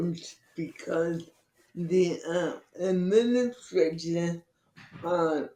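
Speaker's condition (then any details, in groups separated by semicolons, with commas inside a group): Cerebral palsy; from birth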